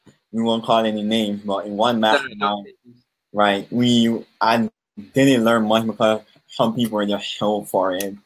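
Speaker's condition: Cleft palate; congenital cleft palate, speech impediment since birth

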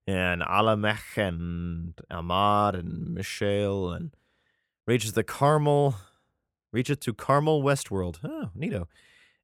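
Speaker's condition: No condition

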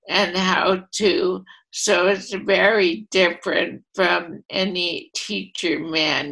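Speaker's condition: ALS, primary lateral sclerosis; voice affected

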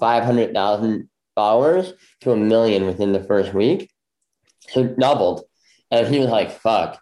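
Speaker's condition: Bilateral cleft lip; braces 15 years

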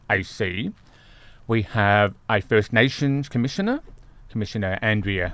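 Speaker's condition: Deafness; congenital deafness, born deaf

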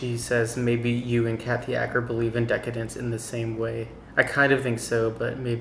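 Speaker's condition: No condition

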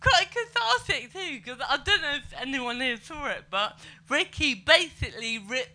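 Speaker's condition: Cerebral palsy; able to speak and move

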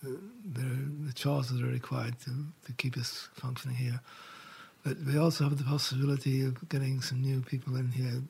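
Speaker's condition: Parkinson's; diagnosed about 4 years ago

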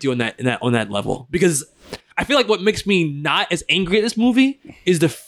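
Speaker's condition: No condition

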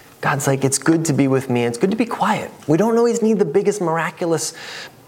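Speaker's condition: No condition

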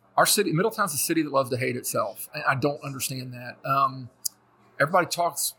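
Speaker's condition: No condition

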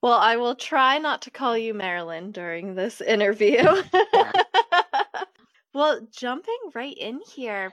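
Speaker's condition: No condition

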